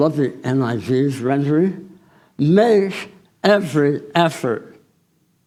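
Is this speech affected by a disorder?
Yes: tongue cancer surgery.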